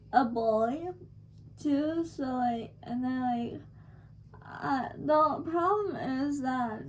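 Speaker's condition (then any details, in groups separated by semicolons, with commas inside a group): Cerebral palsy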